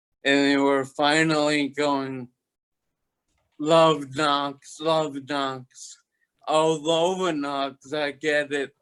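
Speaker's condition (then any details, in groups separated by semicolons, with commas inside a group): Toxic leukoencephalopathy, locked-in syndrome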